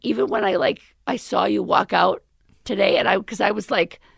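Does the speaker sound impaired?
Yes: vocal fold paralysis; left vocal cord paralysis after ten-hour pear-sized brain tumor surgery, permanent, past intubation, tracheostomy, feeding tube; about two years post-surgery, steroid injections, type 1 thyroplasty, palatal adhesion with implant, further surgery possible; voice after recent surgery said temporary, still hard to swallow, earlier unable to swallow or talk.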